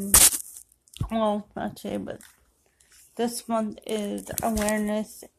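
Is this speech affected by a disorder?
Yes: cerebral palsy; affects walking.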